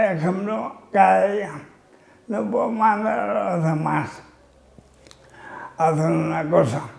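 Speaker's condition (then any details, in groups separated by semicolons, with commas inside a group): Amyotrophic lateral sclerosis (ela)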